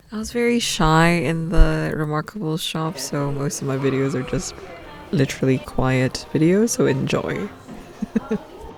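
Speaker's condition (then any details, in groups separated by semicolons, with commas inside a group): No condition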